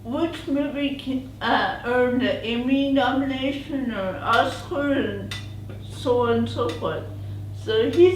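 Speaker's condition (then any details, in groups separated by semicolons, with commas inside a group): Cerebral palsy; present from birth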